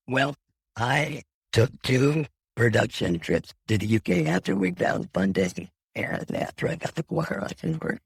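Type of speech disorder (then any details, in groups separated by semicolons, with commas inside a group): Speech with a voice prosthesis; laryngectomy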